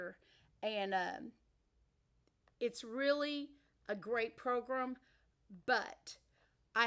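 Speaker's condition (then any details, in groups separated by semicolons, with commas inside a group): No condition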